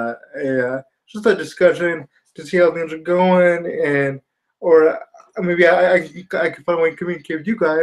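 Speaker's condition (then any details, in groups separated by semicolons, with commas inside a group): Spastic quadriplegia cerebral palsy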